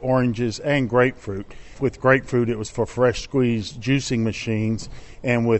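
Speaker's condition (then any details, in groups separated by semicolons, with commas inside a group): No condition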